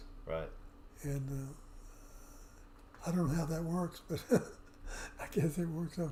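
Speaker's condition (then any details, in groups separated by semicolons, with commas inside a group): Parkinson's; affects voice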